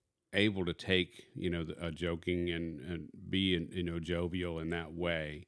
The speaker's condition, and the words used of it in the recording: No condition.